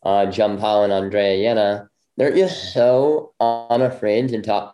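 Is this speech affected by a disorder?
Yes: bilateral cleft lip; congenital bilateral.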